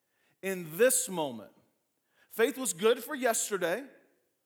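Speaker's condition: No condition

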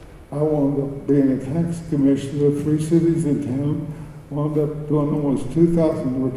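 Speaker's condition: Cerebral palsy; birth injury affecting motor skills, speech, walking and swallowing, diagnosed later in life, doctor advised never driving; shuffles feet when walking on stage; choking episodes, choked on meat over 20 times, saved by Heimlich

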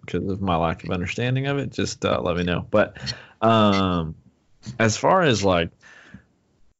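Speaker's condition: No condition

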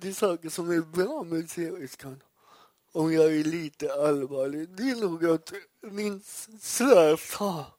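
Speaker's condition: Cerebral palsy; legs move involuntarily

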